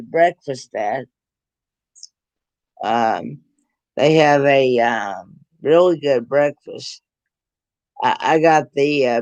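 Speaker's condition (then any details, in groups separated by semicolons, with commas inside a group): Cerebral palsy; present since birth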